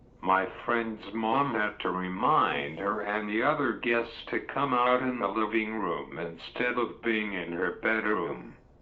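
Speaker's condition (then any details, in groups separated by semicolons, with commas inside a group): Cerebral palsy; quadriplegic, prenatal onset, cannot walk, fully dependent; nonverbal, uses speaking typing app, some voice understood by familiars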